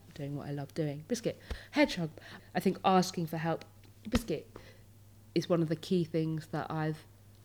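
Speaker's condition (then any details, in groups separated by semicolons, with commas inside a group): Tourette's; different support worker every day, tics impact stressful work situations; frequent vocal tic interjections during speech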